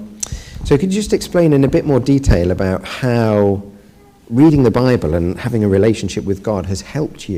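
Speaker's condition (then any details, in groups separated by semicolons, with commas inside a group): No condition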